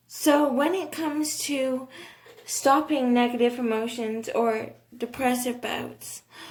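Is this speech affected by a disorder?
Yes: cerebral palsy, athetoid.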